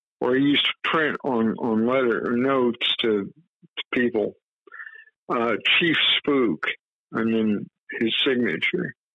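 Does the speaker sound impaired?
Yes: cerebral palsy; premature low birth weight, month in incubator, diagnosed at 3 days, newborn chest compressed on inhaling, heels tapped.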